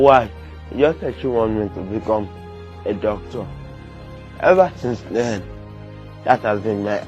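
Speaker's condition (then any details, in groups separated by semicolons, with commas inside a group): Cerebral palsy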